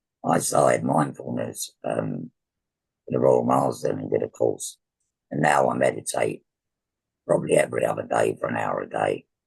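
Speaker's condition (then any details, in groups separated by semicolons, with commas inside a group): Laryngectomy for laryngeal cancer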